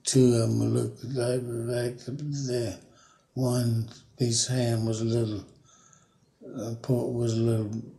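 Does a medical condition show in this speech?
Yes: Parkinson's; about 5 years since onset.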